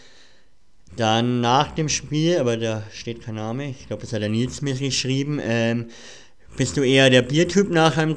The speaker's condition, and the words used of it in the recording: Cleft palate. Wenn es nach der Norm gehen würde, würde jeder sagen, hör auf mit dem Podcasten, weil man kann das nicht anhören.